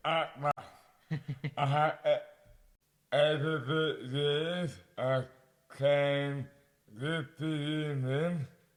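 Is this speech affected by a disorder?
Yes: dystonia; mouth impairment affects speech.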